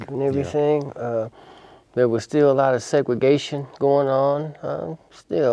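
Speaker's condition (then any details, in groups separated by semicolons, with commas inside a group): No condition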